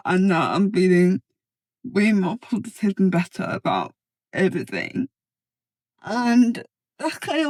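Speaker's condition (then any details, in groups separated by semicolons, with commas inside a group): Cerebral palsy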